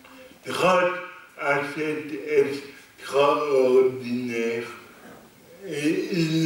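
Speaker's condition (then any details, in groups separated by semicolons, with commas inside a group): Cerebral palsy; lifelong, non-progressive; stable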